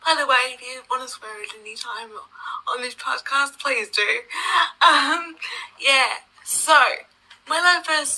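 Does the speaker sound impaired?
Yes: cerebral palsy; wheelchair user, needs support worker, none available pre-ndis.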